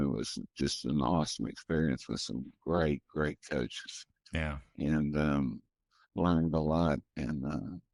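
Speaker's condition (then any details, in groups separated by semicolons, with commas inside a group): Primary progressive multiple sclerosis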